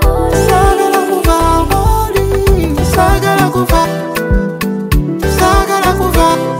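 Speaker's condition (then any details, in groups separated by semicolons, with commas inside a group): No condition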